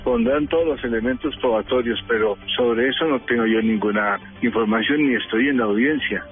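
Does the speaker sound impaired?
No.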